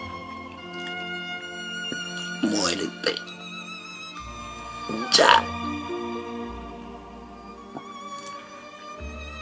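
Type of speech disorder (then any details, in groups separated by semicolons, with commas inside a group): Oesophageal speech; laryngectomy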